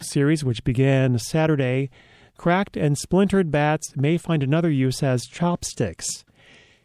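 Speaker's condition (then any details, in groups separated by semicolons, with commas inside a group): No condition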